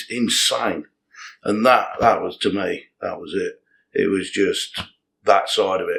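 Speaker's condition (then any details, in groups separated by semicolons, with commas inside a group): No condition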